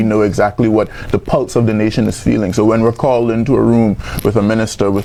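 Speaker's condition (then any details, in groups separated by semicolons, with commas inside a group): No condition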